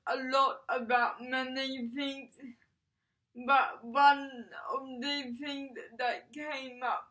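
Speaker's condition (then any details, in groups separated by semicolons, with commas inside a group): Cerebral palsy; speech affected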